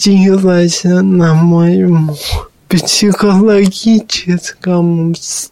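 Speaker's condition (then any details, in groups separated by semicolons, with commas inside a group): Cerebral palsy; speech defect noticeable to others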